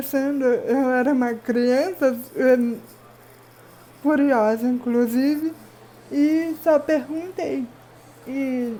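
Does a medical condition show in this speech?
Yes: cerebral palsy.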